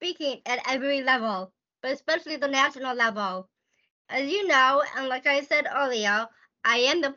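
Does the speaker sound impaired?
Yes: Down syndrome.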